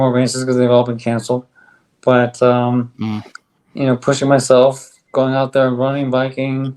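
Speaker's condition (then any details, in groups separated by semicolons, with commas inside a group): ALS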